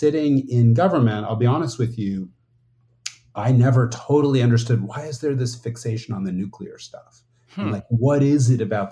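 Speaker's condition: No condition

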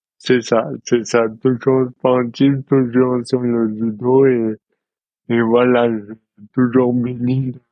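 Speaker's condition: Dystonia; present since birth

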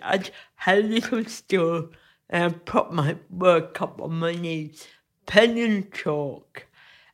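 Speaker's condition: Cerebral palsy; loses balance often

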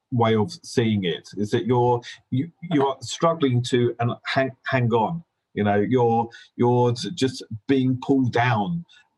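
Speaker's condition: Stammer; affecting language; repeated sounds, repeated words, prolonged sounds

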